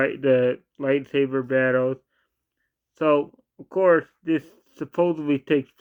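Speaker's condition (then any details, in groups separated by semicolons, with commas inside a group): Cerebral palsy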